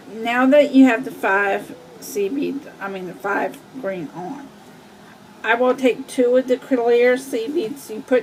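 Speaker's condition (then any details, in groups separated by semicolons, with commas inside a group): Cerebral palsy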